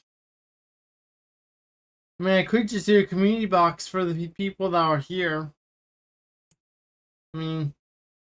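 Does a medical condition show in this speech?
Yes: cerebral palsy; wheelchair user.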